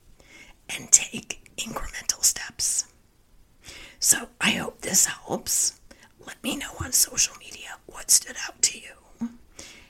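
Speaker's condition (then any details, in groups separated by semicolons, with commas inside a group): Spasmodic dysphonia; voice sounds like laryngitis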